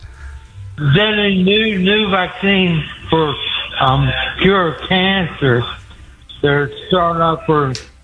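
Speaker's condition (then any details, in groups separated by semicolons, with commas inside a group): Speech impediment; deaf in left ear; hard to understand, worse on speakerphone with echo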